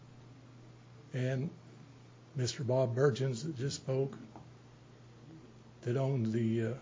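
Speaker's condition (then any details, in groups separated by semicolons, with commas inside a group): Parkinson's disease, stage 3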